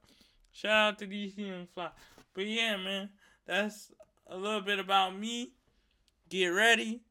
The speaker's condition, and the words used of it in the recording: Cerebral palsy. I want them to listen to what the fuck I have to say because I am living out here with cerebral palsy and I am talking very fluently.